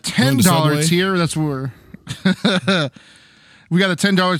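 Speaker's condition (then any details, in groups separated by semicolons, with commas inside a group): No condition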